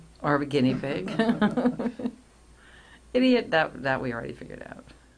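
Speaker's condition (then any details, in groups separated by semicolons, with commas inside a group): No condition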